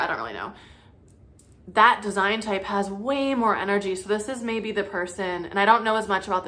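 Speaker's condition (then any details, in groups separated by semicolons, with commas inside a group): No condition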